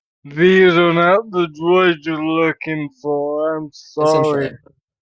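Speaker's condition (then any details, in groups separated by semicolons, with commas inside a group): Cerebral palsy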